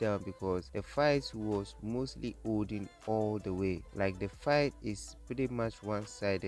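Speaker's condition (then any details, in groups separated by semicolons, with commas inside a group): No condition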